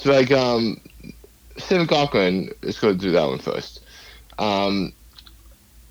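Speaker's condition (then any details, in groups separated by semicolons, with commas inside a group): Cerebral palsy; rock band video game from mother used alongside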